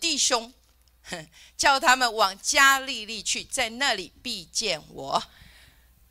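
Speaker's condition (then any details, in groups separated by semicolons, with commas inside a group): No condition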